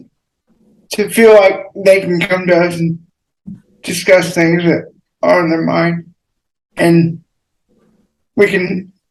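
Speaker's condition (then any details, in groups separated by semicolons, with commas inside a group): Cerebral palsy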